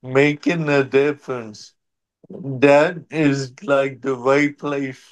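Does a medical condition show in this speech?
Yes: cerebral palsy; wheelchair over the years.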